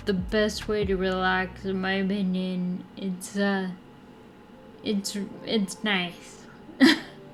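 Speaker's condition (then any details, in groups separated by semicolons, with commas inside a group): Friedreich's ataxia; ongoing fatigue; effort needed to speak clearly without stumbling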